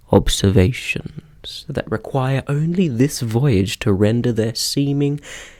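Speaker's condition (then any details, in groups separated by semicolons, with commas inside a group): No condition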